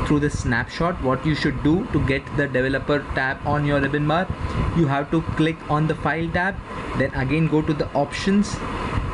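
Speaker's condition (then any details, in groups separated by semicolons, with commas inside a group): No condition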